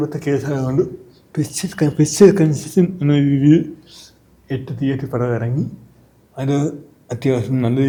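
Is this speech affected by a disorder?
Yes: cerebral palsy; from birth.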